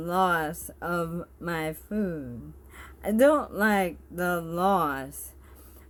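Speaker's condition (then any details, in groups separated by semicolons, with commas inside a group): Bulbar ALS; bulbar onset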